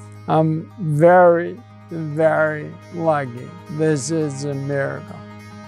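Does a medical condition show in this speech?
Yes: primary lateral sclerosis; affects balance and movement; about 5 years since onset, trouble walking, recumbent trike.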